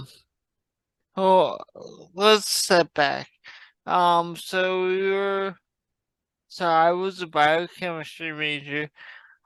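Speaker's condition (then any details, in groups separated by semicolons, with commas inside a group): Traumatic brain injury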